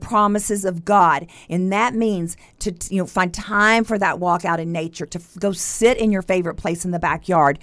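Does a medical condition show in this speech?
No.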